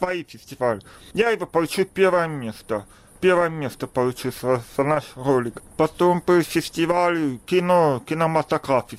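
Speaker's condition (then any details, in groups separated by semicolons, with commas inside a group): Deafness; congenital deafness, reads lips, attended school for deaf, no hearing aid worn in childhood; hears poorly; able to speak despite poor hearing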